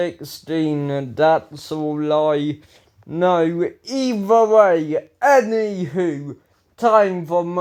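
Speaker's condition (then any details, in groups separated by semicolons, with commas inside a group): Ataxia; speech recently worse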